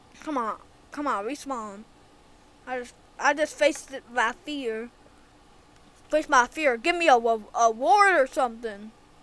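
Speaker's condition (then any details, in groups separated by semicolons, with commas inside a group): No condition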